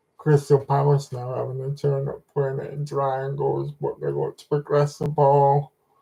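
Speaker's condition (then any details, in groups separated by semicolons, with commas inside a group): Cerebral palsy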